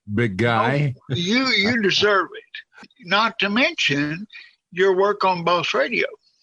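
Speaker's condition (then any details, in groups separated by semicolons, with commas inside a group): Cerebral palsy; quadriplegic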